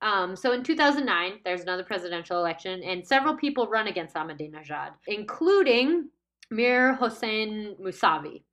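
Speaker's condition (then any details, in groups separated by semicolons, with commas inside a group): No condition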